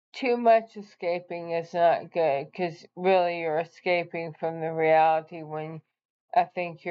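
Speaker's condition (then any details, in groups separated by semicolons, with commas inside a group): ALS; PEG feeding tube; expects losing speech, considering eye-gaze device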